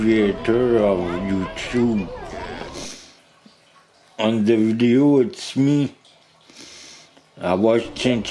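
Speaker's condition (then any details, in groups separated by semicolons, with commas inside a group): Traumatic brain injury; surgery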